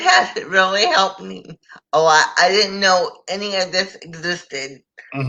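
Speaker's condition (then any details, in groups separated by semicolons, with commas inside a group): Cerebral palsy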